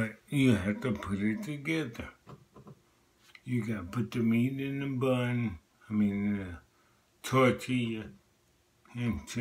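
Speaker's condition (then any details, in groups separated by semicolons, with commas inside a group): Multiple sclerosis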